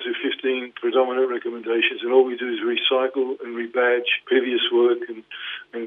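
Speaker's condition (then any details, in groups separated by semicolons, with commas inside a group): Parkinson's; diagnosed 2019, led to retirement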